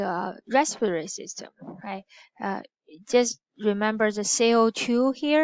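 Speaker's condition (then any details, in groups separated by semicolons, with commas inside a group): No condition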